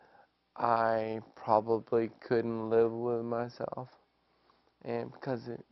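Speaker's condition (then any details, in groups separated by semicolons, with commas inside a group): ALS; after diagnosis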